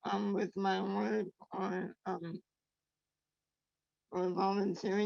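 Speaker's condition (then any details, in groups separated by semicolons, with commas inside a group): Traumatic brain injury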